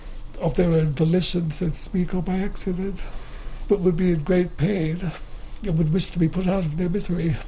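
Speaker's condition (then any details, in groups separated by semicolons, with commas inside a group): Motor neuron disease; wheelchair user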